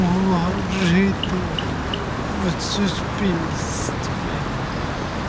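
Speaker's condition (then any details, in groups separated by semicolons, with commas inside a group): Cerebral palsy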